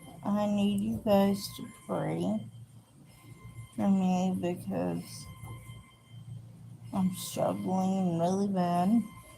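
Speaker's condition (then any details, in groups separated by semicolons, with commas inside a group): Cerebral palsy; head often turned sideways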